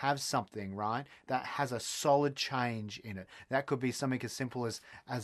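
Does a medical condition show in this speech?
No.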